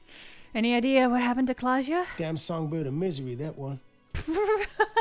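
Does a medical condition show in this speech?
No.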